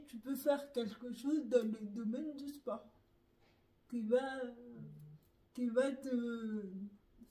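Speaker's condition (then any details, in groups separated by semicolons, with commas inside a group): Neurological dystonia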